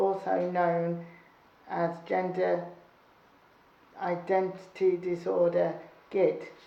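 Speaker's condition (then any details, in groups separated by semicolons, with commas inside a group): Cerebral palsy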